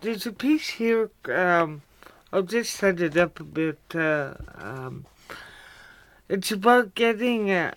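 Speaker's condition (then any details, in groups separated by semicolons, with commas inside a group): Cerebral palsy; limited coordination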